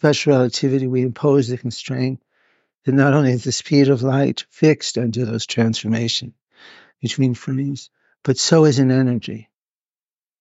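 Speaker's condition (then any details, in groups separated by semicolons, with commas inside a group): Parkinson's; hidden in early stages, now openly displayed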